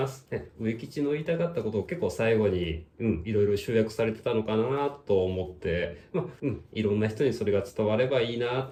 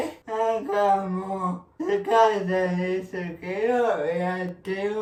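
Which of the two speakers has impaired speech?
The second: cerebral palsy; severe, uses a wheelchair; tires easily from moving.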